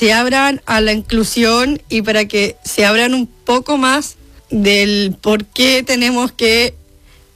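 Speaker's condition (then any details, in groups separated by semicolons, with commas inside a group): Down syndrome; described by host as speaking very well and clearly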